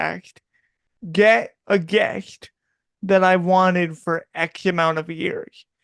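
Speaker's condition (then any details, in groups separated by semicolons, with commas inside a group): Cerebral palsy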